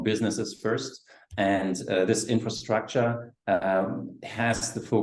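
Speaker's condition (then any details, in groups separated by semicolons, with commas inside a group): No condition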